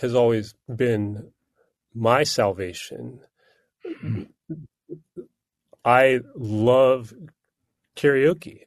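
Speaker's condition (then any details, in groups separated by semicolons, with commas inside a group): Stuttering; no stuttering when singing, singing uses a different neural pathway; prolonged sounds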